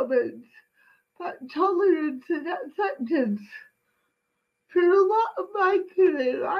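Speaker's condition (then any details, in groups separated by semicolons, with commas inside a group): Cerebral palsy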